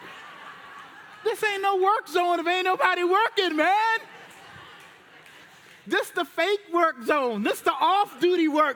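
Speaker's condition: No condition

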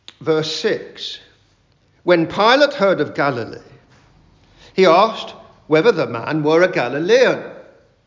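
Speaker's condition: No condition

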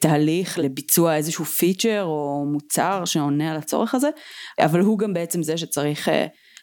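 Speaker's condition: No condition

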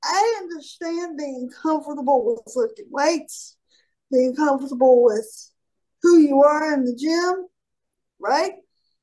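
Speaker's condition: Cerebral palsy; trains mace and clubs

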